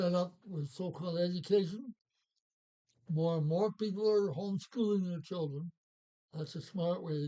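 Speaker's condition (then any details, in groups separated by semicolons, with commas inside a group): Parkinson's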